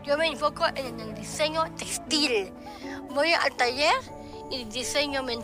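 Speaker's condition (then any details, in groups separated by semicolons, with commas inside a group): Down syndrome; short limbs, small hands, feet and arms, short neck and torso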